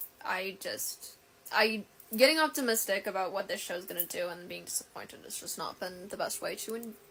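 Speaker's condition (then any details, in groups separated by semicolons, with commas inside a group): No condition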